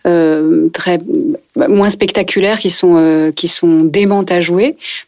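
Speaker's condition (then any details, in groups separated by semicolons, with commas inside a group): No condition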